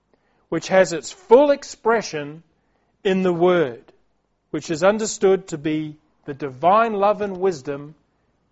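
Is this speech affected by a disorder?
No.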